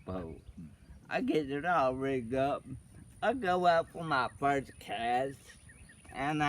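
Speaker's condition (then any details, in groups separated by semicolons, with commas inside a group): Cerebral palsy; affects walking, unsteady gait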